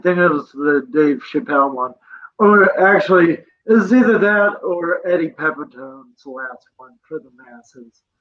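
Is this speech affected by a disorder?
Yes: cerebral palsy; present from birth.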